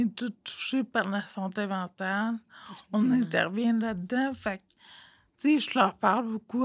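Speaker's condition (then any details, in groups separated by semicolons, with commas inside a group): Friedreich's ataxia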